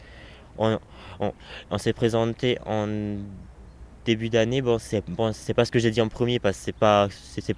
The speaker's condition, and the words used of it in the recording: Stuttering. Et depuis, c'est toujours là et ça restera à vie.